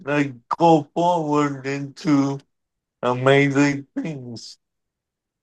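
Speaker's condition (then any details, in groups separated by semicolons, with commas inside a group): Cerebral palsy; wheelchair over the years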